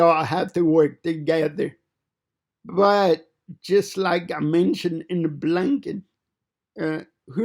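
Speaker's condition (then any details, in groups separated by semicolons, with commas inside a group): Cerebral palsy; fine motor impairment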